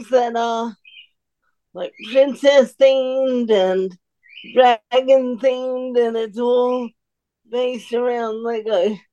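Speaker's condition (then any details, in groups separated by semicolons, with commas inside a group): Cerebral palsy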